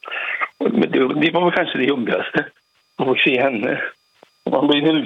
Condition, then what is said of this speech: Parkinson's disease. För jag har Parkinson också, så jag har svårt att prata ibland.